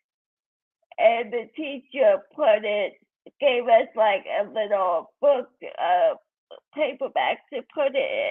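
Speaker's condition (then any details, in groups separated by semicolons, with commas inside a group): Cerebral palsy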